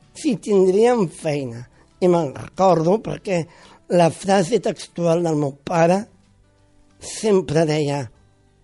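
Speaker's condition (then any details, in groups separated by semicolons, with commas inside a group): Down syndrome; congenital, born with it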